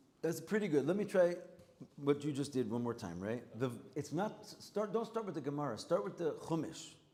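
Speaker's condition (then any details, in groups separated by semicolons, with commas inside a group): No condition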